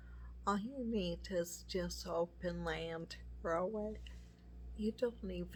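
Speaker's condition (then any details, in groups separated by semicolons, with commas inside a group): MS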